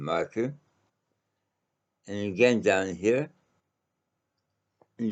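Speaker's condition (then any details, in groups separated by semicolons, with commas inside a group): Mouth cancer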